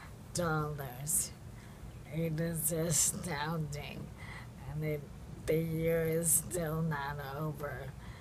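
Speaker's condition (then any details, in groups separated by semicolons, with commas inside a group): ALS; about two years since onset, lost walking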